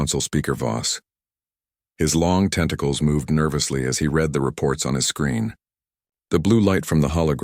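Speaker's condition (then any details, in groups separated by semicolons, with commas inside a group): No condition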